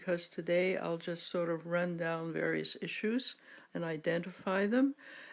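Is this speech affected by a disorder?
No.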